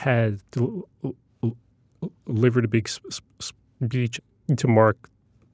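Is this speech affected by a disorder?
Yes: stutter; described as neurological, ongoing into adulthood; still stutters; here repeated sounds, prolonged sounds, blocks.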